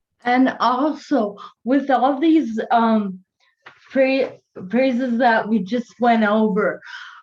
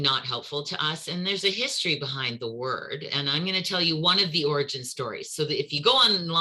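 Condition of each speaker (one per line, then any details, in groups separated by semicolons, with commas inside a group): Cerebral palsy; from birth; early difficulty forming words, learned by mimicry, no speech therapy
No condition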